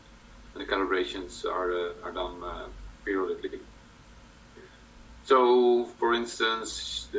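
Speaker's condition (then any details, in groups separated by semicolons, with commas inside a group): No condition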